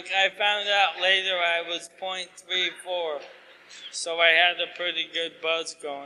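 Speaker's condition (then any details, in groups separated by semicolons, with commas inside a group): ALS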